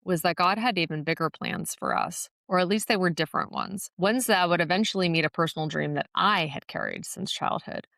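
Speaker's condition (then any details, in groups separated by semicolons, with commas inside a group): No condition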